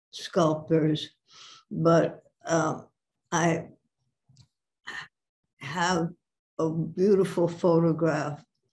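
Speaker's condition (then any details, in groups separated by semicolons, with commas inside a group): Parkinson's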